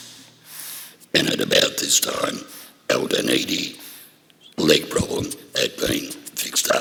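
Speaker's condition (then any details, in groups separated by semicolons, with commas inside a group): Laryngectomy for throat cancer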